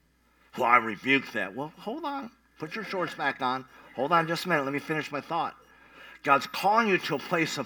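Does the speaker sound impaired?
Yes: cleft palate; not expected to survive first week.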